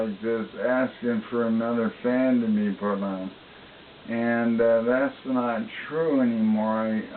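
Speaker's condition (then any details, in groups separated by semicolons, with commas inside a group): ALS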